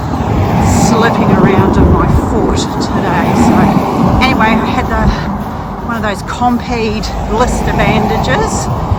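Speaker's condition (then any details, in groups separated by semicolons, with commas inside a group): No condition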